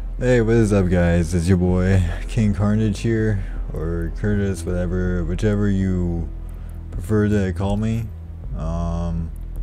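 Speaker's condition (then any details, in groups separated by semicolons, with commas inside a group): No condition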